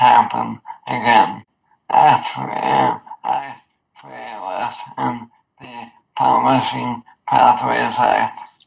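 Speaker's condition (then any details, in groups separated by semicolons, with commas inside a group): Amyotrophic lateral sclerosis; voice and hands affected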